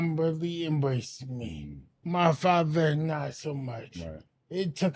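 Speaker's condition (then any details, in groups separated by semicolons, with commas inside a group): Anoxic brain injury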